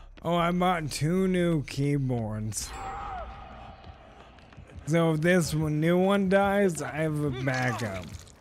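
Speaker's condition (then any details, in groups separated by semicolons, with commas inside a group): ALS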